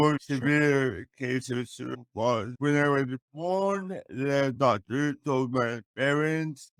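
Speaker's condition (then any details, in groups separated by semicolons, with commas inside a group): Cerebral palsy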